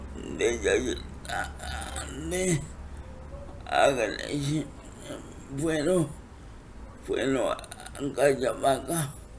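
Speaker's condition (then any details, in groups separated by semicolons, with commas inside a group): Cerebral palsy; present from birth; since birth; speech affected by condition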